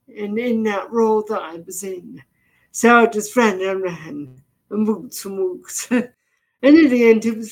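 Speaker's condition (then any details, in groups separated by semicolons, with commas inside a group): Deafness, severe; can hardly understand speech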